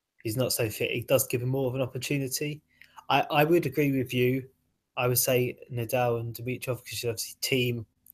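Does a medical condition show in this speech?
No.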